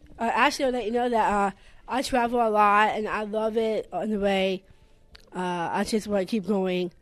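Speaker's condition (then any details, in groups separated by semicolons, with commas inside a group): Down syndrome; heart defect, legally blind; age 40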